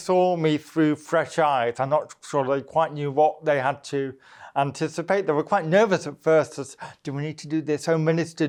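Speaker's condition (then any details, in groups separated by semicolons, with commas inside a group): Cerebral palsy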